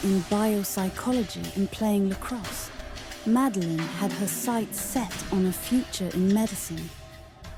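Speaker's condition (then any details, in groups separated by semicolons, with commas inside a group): No condition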